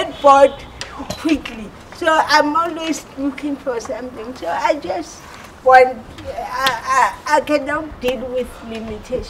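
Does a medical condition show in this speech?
Yes: cerebral palsy.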